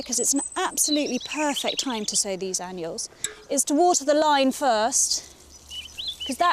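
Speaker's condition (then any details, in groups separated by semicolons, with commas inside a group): No condition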